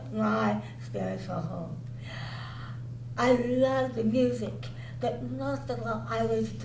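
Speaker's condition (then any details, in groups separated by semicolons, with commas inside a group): Cerebral palsy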